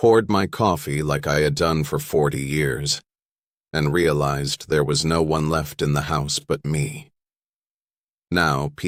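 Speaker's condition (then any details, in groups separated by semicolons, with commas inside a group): No condition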